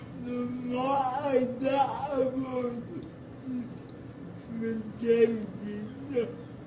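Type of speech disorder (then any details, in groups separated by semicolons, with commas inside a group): Dysarthria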